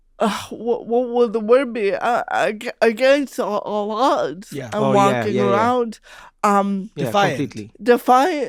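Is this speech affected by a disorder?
Yes: cerebral palsy; speech sounds unusual.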